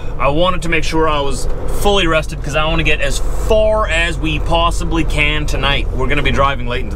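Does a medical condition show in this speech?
No.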